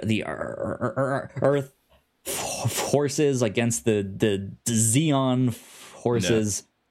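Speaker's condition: Stutter; self-attributed to brain moving faster than mouth; good and bad days, some days cannot speak, fast when excited, mistaken for cartoony bit; repeated words, blocks

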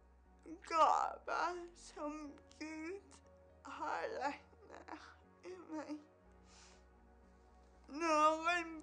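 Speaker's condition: Cerebral palsy; onset at birth

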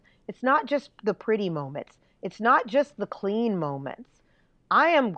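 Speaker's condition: No condition

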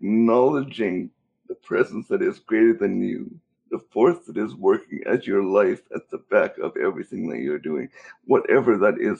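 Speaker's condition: Cerebral palsy; cerebral palsy since birth

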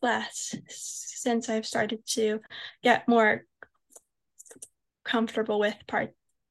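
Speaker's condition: Stuttering; CHOPS stuttering program since about age 9, no family history, private and school speech therapy, Dr. Donaher; high school IEP accommodations for fluency in presentations and participation; fluency affects presentations and class participation; prolonged sounds, blocks

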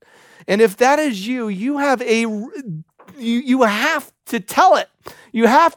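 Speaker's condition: Stutter; stutter present from birth, unchanged despite repeated healing prayers ages 5 to 13; speech impediment still present, preaches to thousands; stutters when speaking; repeated sounds, repeated words

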